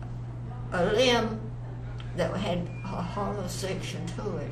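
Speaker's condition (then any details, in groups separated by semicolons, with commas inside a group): Parkinson's; onset many years earlier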